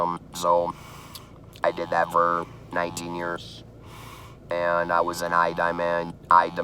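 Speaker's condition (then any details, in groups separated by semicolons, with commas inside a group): Laryngectomy after laryngeal cancer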